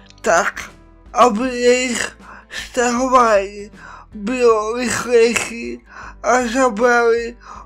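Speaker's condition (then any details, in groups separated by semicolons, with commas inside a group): Cerebral palsy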